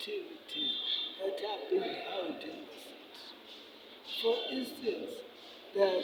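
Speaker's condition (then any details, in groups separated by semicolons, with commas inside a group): Cerebral palsy; affects speech and hands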